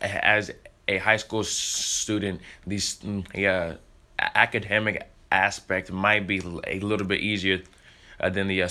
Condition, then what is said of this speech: Stuttering. That also helps me build my confidence in speaking in front of large crowds with a stutter and trying my best and not to stutter.